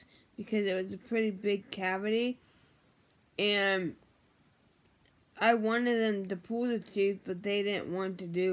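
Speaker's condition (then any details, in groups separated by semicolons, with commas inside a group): Brain injury; memory problems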